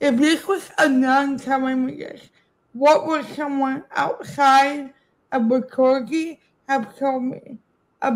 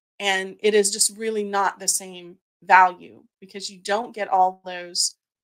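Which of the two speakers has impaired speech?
The first: cerebral palsy; birth oxygen deprivation; speech affected, sounds like past stroke.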